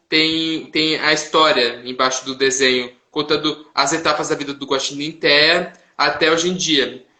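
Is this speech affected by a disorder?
No.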